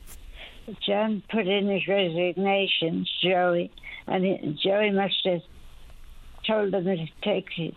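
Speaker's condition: Speech impediment after stroke, mild; stroke a couple of years ago; some words may need clarifying, son Chess offers to clarify

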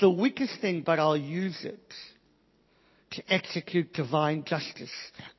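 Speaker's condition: Cleft palate, Pierre Robin syndrome

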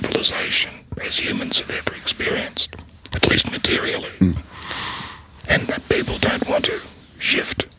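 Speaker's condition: Laryngectomy, voice prosthesis

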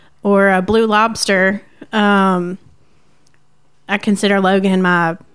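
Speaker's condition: No condition

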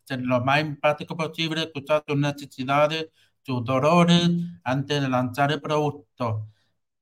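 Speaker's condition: Hearing loss with cochlear implant; cochlea dead

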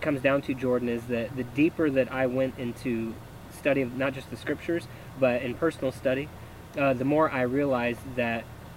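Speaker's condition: No condition

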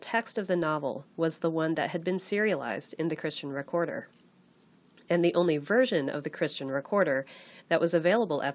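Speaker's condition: No condition

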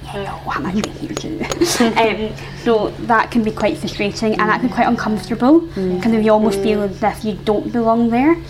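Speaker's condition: Isolated cleft palate; noticeable speech difference, bar staff often not understanding, partner first took it for accent, sometimes exaggerated at cleft events

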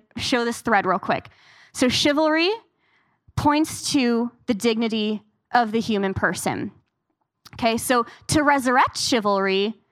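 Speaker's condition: No condition

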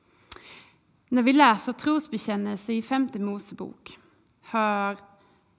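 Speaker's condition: No condition

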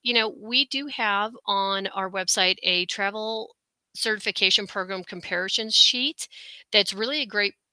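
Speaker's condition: No condition

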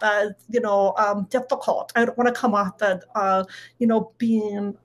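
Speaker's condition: Deafness; able to talk, speech therapy for most of life

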